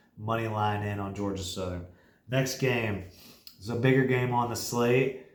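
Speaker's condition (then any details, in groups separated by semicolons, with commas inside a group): No condition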